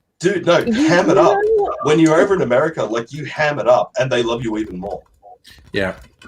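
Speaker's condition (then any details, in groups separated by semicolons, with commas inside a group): No condition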